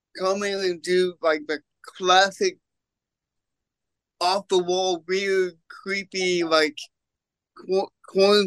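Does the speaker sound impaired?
Yes: cerebral palsy; congenital.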